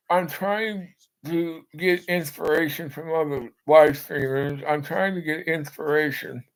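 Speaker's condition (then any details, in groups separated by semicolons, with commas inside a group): Parkinson's; speech impediment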